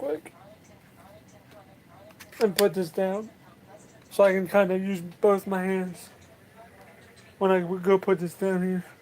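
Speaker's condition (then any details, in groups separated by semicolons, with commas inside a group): Cerebral palsy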